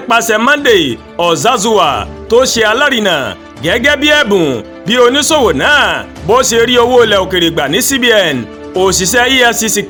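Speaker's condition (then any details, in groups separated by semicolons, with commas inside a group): No condition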